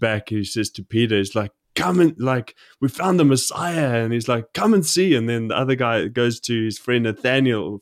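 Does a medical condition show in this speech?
No.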